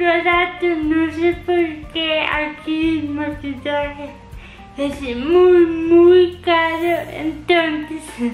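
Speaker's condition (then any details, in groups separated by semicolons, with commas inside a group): Cerebral palsy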